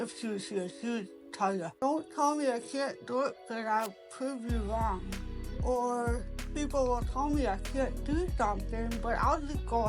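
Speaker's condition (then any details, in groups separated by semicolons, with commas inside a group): Cerebral palsy; later onset, hearing loss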